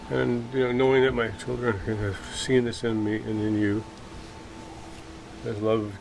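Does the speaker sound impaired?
Yes: Parkinson's disease; symptoms began early 50s, diagnosed around age 56 to 57, Lewy body dementia a year later, aunt had Lewy body dementia; about 8 years since diagnosis, mobility changes, falls related to Parkinson's and medication, daily morning exercise, physiotherapist; more animated in conversation than five years earlier.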